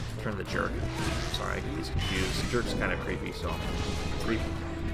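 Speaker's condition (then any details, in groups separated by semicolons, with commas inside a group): No condition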